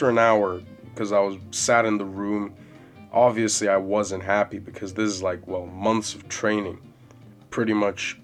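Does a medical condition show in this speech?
No.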